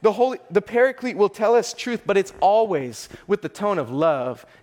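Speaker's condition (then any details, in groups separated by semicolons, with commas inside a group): No condition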